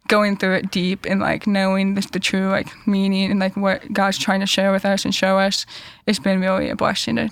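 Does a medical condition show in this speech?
Yes: deafness; hearing loss found second grade, had passed tests via cues, hearing aids third grade, cochlear implants; coaches wear audiologist-suggested transmitter streaming directly to cochlear implants, overpowers other voices, teammates hard to hear.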